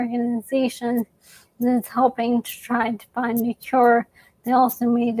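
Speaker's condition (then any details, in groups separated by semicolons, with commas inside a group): ALS; young onset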